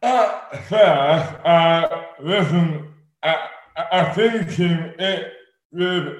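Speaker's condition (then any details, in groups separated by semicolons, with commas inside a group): Dystonia; sudden overnight adult onset, affects speech and arms, suspected congenital jaw defect plus rugby hits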